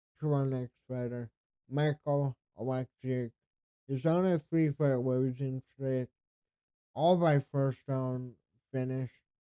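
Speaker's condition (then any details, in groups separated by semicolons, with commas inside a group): Cerebral palsy; speech affected by cerebral palsy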